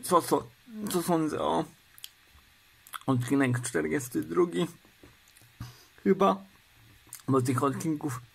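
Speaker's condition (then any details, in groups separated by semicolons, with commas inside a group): Cerebral palsy; uses wheelchair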